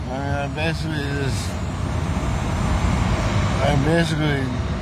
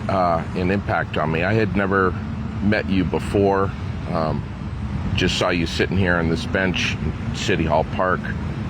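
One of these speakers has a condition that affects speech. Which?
The first: traumatic brain injury; whole brain swollen first year; about eleven years since injury.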